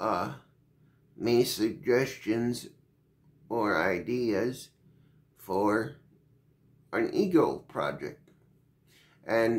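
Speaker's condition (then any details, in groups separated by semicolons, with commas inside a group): Cerebral palsy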